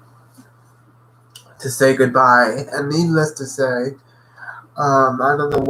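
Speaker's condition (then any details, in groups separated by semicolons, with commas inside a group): Cerebral palsy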